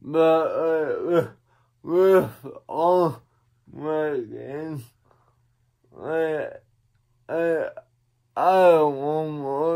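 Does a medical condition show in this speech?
Yes: cerebral palsy; atypical speech.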